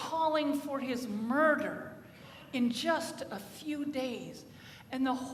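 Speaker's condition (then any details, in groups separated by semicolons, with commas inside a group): No condition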